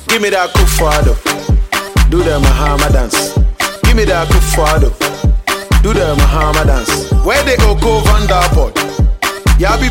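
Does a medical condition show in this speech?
No.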